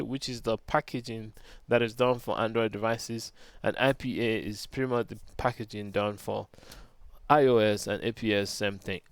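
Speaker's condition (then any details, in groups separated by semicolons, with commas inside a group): No condition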